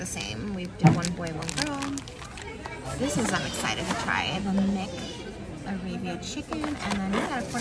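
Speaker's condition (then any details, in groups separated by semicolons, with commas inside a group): No condition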